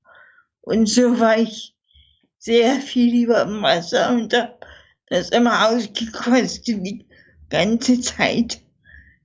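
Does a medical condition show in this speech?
Yes: infantile cerebral palsy; from birth, not premature, spastic, worsening with growth, involuntary twitches, no handwriting, tracheotomy during double pneumonia; age 55, breathing-support mask machine for sleep, personal assistants; childhood speech therapy at Dresden University Clinic.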